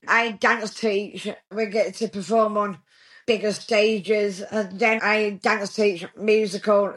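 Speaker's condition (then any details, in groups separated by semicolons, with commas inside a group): Down syndrome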